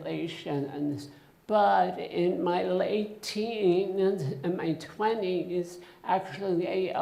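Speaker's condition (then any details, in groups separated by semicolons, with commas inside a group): Essential tremor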